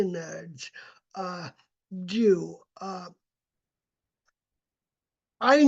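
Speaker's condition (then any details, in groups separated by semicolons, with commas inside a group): Cerebral palsy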